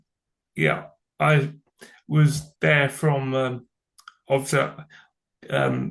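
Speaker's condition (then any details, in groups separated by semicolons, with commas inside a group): Cerebral palsy; from birth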